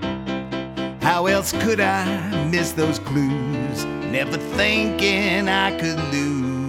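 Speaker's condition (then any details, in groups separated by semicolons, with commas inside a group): No condition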